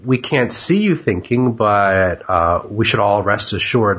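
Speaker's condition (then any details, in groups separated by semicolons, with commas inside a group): No condition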